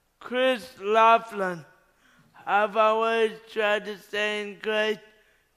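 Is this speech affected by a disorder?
Yes: cerebral palsy; arm paralysis with muscle contraction, uses left hand only; three botox shots every 3 months at Vanderbilt relax arm muscles, allow straightening arm.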